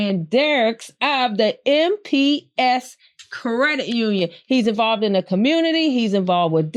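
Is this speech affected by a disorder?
No.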